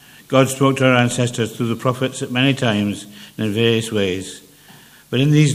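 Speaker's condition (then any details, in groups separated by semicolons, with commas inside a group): Parkinson's; invites listeners to flag anything unclear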